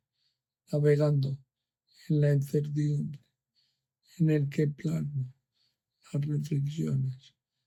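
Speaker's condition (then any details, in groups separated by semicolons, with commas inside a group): Amyotrophic lateral sclerosis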